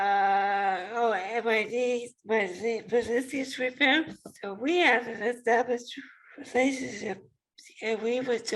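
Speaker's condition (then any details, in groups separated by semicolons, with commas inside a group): ALS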